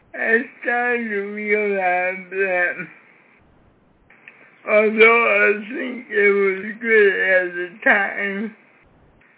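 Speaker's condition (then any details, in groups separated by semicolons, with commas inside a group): Cerebral palsy, severe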